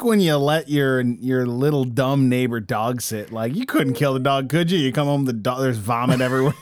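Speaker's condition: No condition

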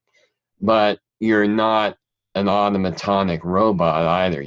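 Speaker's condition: Cleft palate; present since childhood

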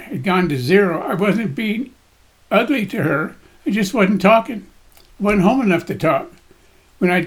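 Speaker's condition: Parkinson's disease; voice shakes, body shakes

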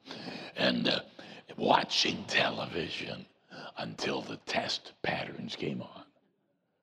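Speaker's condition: Voice box removal needed; vocal cord cancer

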